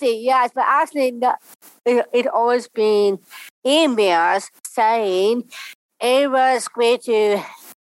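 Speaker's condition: Down syndrome; congenital

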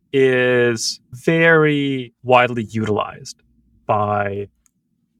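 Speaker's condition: No condition

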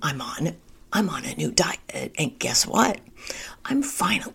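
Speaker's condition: Spasmodic dysphonia; holistic treatment with Dr. Chang and Dr. Lin

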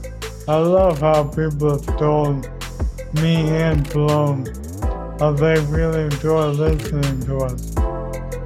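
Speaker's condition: ALS; still speaks but less coherent and audible, will later type everything out

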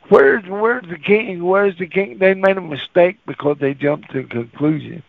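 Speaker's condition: Cerebral palsy; cerebral palsy voice

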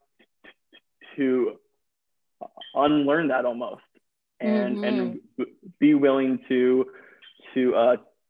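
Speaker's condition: Stuttering; stuttering since around age five, group therapy at school, private therapist in Birmingham, therapy five to 18; still stutters; repeated words, prolonged sounds

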